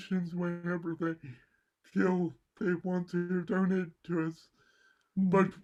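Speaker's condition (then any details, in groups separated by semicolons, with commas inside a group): Cerebral palsy; mild left side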